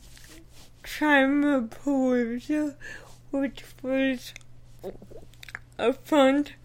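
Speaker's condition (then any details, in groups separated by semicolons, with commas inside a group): Cerebral palsy; speech therapy for pronunciation and breath support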